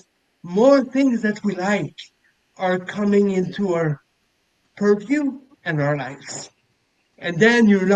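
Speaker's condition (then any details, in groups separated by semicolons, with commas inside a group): Cerebral palsy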